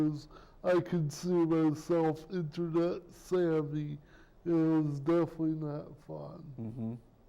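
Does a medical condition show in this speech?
Yes: cerebral palsy; speech impairment.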